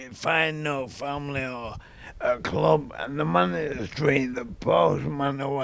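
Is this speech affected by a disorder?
Yes: ALS; young onset.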